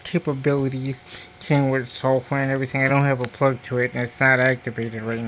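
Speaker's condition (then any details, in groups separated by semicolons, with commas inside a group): Cerebral palsy; diplegia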